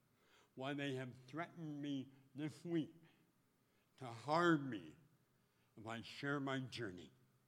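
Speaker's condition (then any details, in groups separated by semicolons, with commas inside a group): Speech impediment; taught tongue movement at 12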